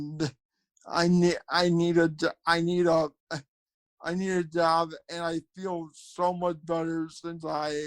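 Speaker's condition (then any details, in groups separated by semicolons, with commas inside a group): Cerebral palsy, spastic quadriplegia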